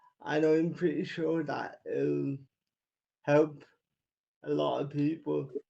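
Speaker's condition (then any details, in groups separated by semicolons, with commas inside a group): Cerebral palsy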